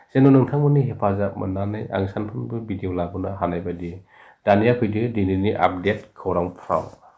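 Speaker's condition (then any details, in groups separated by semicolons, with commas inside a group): No condition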